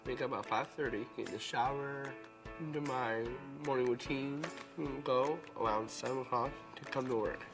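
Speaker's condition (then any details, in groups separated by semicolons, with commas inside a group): Down syndrome; diagnosed disability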